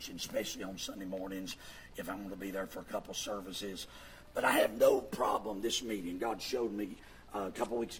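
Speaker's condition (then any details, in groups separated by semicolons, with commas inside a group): Vocal fold paralysis, bilateral; speaks with false vocal folds; do not come together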